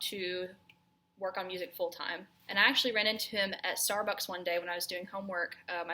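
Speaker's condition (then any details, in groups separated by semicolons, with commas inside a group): No condition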